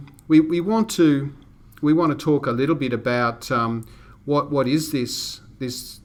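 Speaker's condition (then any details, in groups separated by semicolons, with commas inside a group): No condition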